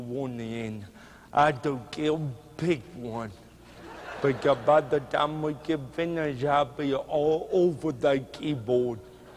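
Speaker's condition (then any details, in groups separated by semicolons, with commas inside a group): Cerebral palsy; speech hard to understand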